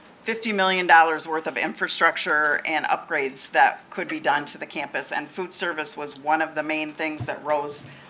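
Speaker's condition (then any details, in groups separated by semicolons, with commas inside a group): No condition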